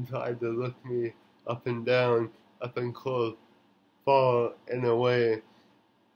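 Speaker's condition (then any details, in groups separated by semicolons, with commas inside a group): Cerebral palsy; since birth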